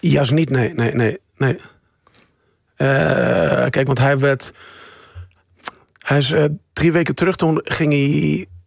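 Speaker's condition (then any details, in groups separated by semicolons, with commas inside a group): Stuttering; stuttering since age 3; speaking on live radio, school-talk phrase now comes out fluently; childhood school presentations frustrating, speaking felt harder than writing; repeated words, prolonged sounds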